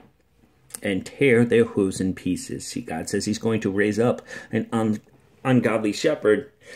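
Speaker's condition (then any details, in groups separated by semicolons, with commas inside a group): No condition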